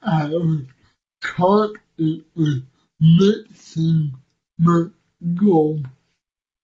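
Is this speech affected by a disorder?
Yes: cerebral palsy; affects muscle movement.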